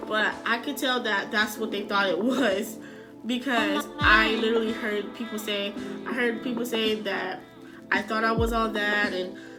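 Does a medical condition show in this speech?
No.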